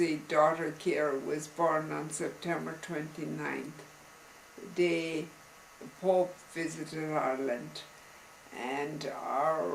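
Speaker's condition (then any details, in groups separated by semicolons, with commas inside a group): Multiple sclerosis; diagnosed age 33, walker then permanent wheelchair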